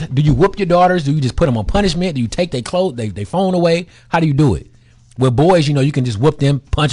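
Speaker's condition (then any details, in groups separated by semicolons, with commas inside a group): No condition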